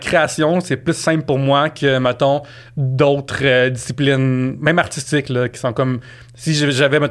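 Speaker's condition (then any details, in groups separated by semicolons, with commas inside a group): Stuttering and cluttering; lifelong, treated by Montréal speech therapist during pandemic; much improved, daily exercises continue, speaking faster after two weeks in Colombia; some words hard to get out, initial r blocks, very fast speech, words telescoped, unaware of speed; repeated sounds, prolonged sounds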